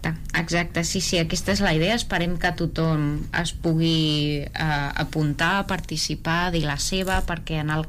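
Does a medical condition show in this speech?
No.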